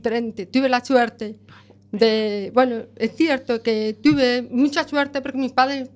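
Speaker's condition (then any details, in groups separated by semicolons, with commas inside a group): Deafness with cochlear implant; cannot perceive voice timbre, intonation or accents, understands nothing without seeing faces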